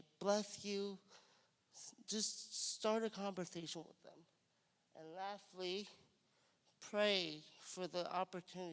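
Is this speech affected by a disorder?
Yes: cerebral palsy; cerebral palsy, from birth; diagnosed at 45 days.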